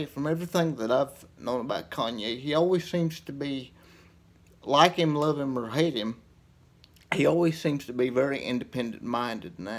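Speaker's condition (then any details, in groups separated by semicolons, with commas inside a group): Cerebral palsy; reports speaking clearly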